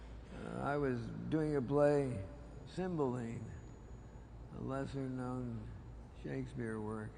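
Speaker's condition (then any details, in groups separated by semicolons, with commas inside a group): Parkinson's disease; diagnosed 20 years ago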